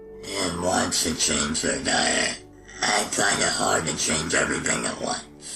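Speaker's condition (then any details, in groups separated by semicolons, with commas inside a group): Laryngectomy; tongue cancer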